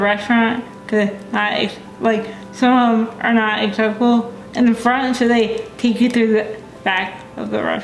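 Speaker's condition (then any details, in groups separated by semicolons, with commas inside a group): Cerebral palsy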